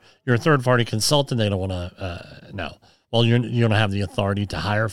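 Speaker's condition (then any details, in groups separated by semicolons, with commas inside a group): Cleft lip and palate; present since childhood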